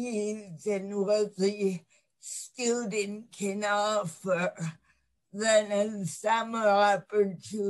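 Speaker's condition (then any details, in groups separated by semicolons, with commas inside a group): Cerebral palsy; lifelong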